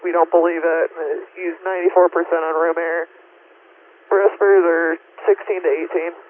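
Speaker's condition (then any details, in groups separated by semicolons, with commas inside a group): No condition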